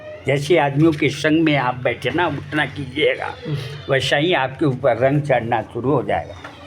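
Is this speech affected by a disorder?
No.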